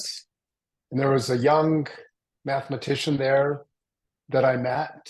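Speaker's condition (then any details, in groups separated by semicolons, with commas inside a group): No condition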